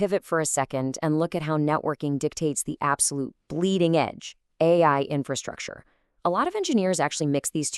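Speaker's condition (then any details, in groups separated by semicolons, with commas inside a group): No condition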